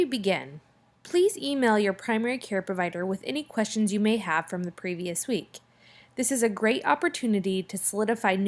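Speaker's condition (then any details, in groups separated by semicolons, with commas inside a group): No condition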